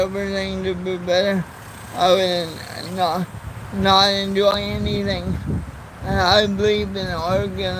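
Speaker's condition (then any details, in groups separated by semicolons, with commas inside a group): Cerebral palsy; present from birth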